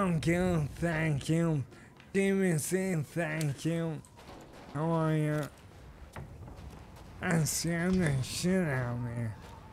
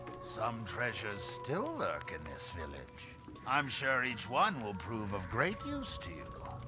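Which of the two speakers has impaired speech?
The first: ALS.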